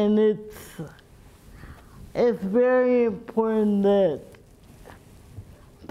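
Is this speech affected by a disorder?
Yes: cerebral palsy.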